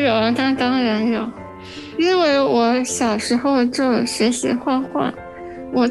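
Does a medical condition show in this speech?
Yes: spinal muscular atrophy; genetic motor neuron disease, most severe type, weak from birth, never stood, fully dependent for eating, sleeping, turning; age 23, outlived doctors' prognosis of not reaching adulthood, marked decline since second year of junior high.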